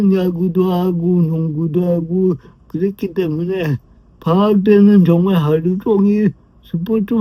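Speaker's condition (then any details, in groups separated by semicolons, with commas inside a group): Brain lesion disability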